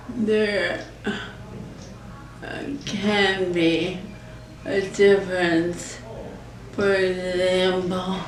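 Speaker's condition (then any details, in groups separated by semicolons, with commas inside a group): ALS; onset about a year ago, long-term nursing care; speech much declined, pronounced uncontrollable crying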